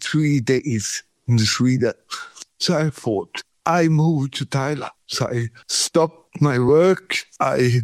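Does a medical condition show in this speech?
Yes: cerebral palsy; pain back within 3 days in Sweden.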